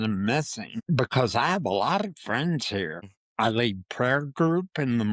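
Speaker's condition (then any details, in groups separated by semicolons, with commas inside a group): Parkinson's disease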